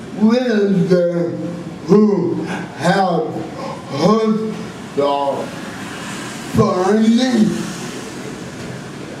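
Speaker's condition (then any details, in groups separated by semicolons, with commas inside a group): Cerebral palsy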